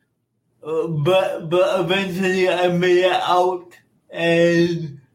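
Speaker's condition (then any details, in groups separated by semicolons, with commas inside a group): Cerebral palsy; birth oxygen loss, cord around neck, spasms, limited body control, motor deficits, childhood physical, occupational therapy; speech impairments, speech therapy from age seven with Jeff in Orlando, school speaking device declined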